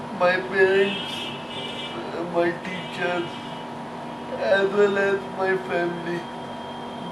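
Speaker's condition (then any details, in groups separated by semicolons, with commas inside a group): Cerebral palsy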